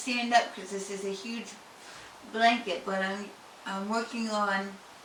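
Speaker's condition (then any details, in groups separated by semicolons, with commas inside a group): Head and neck cancer; had speech therapy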